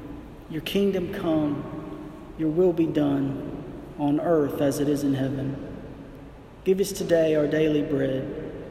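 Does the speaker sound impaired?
No.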